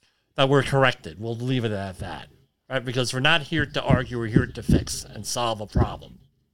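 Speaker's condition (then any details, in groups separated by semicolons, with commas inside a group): Cleft lip and palate; tinnitus attributed to cleft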